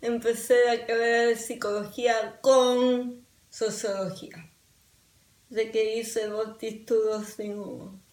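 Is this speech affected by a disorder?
Yes: cerebral palsy; from birth, diagnosed at eight months by specialist doctor Pastor, affects muscles and walking; speech affected, improves with exercise and speech therapy but never normal, sounds drunk, talks a lot.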